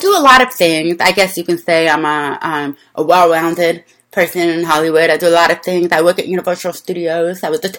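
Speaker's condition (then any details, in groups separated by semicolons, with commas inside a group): Deafness; deaf since childhood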